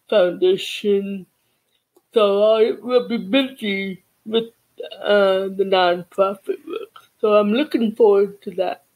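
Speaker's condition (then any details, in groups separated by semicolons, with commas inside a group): Cerebral palsy; childhood speech therapy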